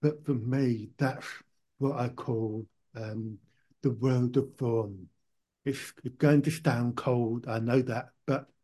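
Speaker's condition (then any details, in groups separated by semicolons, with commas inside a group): Profound deafness, born profoundly deaf, cochlear implant; hearing aids let own speech be heard, speech not too bad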